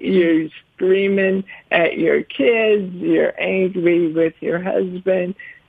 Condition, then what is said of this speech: ALS (motor neuron disease). We went over 15 minutes, and I think you were just fine.